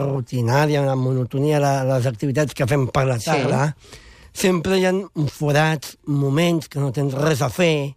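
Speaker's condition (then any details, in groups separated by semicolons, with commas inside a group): Down syndrome; congenital, present from birth, extra chromosome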